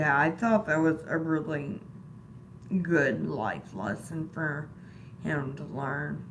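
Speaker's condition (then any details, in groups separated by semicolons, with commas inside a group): Disability causing slurred speech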